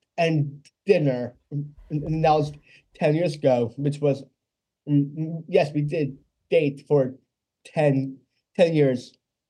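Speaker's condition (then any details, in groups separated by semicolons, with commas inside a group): Down syndrome; congenital, lifelong; age 26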